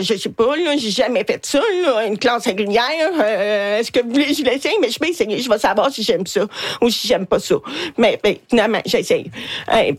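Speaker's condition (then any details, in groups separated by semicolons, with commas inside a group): Hearing loss with cochlear implant; hard of hearing; own singing described as not very nice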